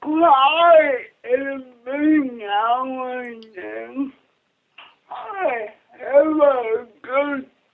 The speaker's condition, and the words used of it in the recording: Cerebral palsy. She said the only thing she doesn't accept about herself is her speech.